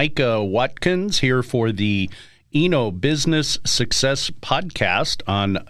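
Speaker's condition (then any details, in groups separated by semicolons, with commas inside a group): No condition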